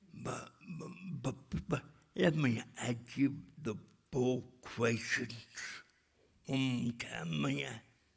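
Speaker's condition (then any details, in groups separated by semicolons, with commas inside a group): Cerebral palsy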